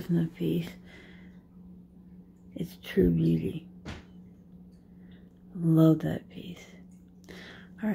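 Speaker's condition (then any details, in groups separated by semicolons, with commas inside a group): Dystonia; affects how speech sounds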